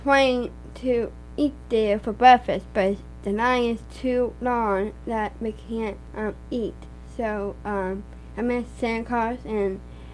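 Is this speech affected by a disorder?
Yes: Down syndrome; extra chromosome, present from birth, diagnosed after birth, now 16 years old.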